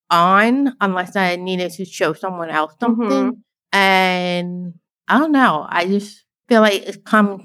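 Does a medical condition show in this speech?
Yes: deafblind, born deaf; narrowed visual field; hearing aid on right, cochlear implant on left, about 40 degree visual field; can speak, signing easier than speaking English in videos.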